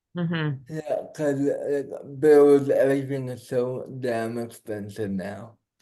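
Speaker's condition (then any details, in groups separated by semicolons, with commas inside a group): Cerebral palsy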